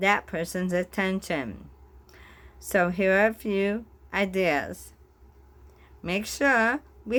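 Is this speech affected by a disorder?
Yes: bulbar ALS, bulbar onset.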